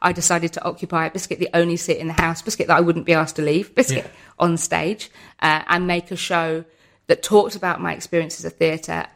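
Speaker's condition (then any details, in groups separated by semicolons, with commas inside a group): Tourette's syndrome; wheelchair user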